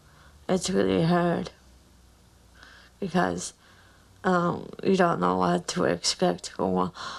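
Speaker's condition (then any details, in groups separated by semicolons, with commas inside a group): Cerebral palsy; mild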